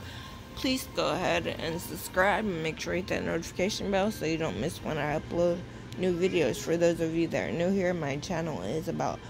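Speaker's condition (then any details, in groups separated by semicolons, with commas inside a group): Cerebral palsy; present from birth; no breathing machine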